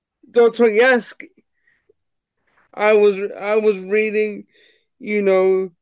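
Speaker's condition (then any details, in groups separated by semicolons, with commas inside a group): Cerebral palsy; wheelchair bound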